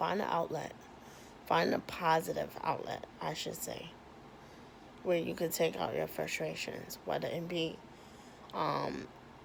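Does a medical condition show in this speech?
Yes: cerebral palsy.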